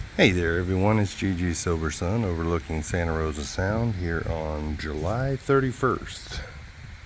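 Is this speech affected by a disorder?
No.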